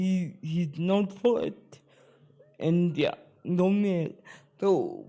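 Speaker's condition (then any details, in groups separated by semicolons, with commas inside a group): Spastic cerebral palsy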